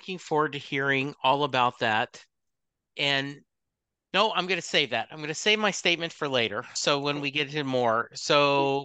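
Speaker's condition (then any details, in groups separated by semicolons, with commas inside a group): No condition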